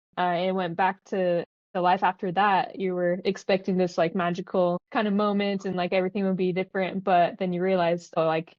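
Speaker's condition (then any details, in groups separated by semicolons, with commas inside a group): No condition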